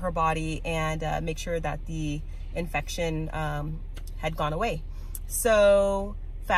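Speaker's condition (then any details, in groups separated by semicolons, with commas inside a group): No condition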